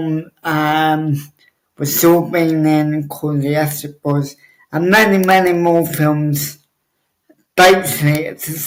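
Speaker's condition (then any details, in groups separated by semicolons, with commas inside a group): Cerebral palsy; wheelchair user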